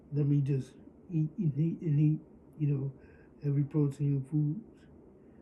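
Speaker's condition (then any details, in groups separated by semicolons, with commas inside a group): Cerebral palsy; speaking possibly affected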